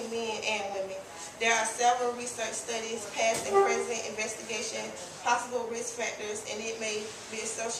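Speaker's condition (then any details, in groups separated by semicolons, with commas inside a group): No condition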